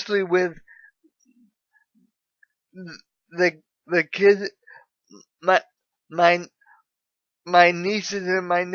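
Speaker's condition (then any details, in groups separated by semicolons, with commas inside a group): Cerebral palsy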